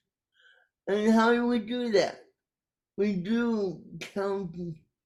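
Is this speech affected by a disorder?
Yes: cerebral palsy; caused by brainstem aneurysm.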